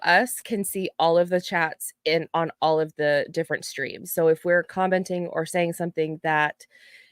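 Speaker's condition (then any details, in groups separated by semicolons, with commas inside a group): No condition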